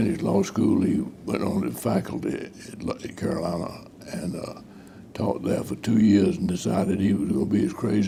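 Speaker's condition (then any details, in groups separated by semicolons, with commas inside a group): Parkinson's disease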